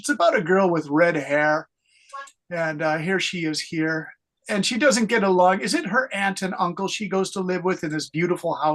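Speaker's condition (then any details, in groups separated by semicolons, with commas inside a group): No condition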